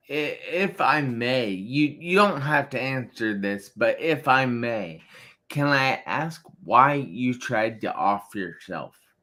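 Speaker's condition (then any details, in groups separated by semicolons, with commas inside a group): Traumatic brain injury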